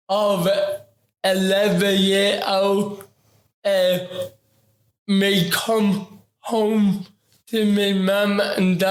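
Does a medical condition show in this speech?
Yes: ataxic cerebral palsy; affects talking.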